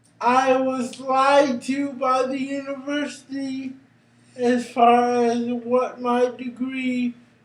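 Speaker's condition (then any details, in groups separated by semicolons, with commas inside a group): Cerebral palsy; brain injury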